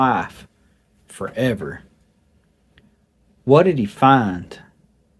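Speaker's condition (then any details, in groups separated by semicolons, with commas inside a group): No condition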